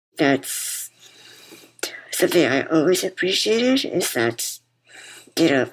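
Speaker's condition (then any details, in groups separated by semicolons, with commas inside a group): Muscular dystrophy; bipap machine audible throughout conversation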